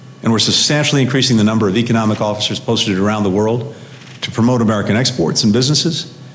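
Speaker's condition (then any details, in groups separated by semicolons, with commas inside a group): No condition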